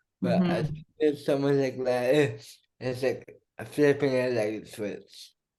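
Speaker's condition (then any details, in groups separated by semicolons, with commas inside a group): Cerebral palsy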